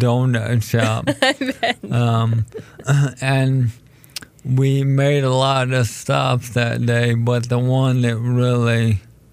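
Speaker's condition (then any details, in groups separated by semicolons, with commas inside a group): ALS; diagnosed almost 4 years ago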